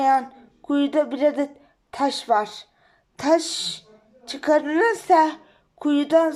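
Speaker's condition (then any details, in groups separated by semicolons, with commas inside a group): Cerebral palsy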